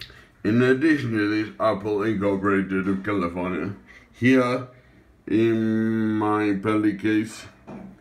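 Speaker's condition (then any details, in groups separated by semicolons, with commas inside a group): Acquired brain injury, ataxia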